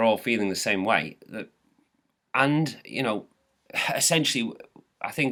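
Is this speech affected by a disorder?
No.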